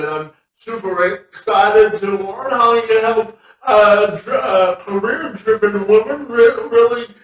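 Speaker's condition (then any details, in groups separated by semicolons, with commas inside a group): Cerebral palsy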